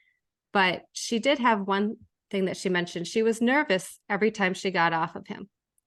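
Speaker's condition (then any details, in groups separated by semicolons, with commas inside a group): No condition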